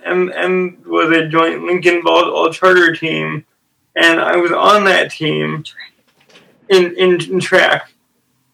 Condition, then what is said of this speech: Stuttering. And he says in his speech, too, how he is a severe stutterer, has been a severe stutterer.